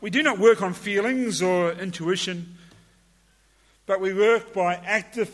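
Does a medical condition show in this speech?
No.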